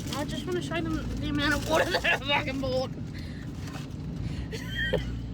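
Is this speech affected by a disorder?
No.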